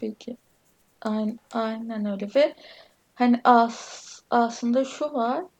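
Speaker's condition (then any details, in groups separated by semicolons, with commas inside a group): Stuttering; other stutterers in family, attends stuttering self-help groups; stuttering a lot during recording; frequent part-word and syllable repetitions, fillers, heavy stuttering; repeated sounds, prolonged sounds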